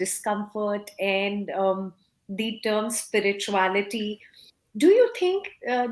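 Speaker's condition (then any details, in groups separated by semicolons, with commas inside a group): No condition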